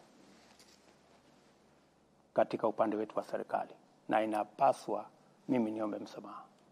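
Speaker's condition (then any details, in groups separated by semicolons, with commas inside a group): No condition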